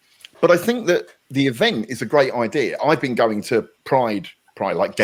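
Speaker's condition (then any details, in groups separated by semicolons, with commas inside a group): No condition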